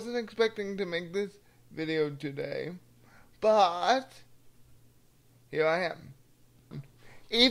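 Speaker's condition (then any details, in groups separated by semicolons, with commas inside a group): Cerebral palsy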